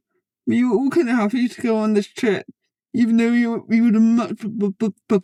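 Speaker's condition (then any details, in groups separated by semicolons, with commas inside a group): Cerebral palsy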